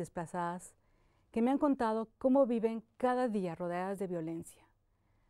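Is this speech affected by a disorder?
No.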